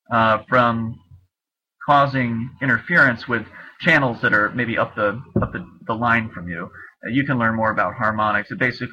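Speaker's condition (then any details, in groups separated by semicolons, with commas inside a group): No condition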